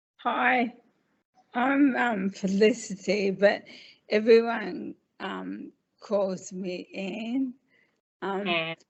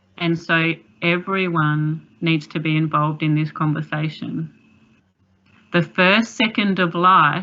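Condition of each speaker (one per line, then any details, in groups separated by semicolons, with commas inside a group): Motor neurone disease
No condition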